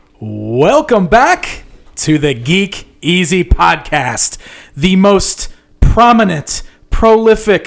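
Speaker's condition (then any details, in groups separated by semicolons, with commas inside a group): No condition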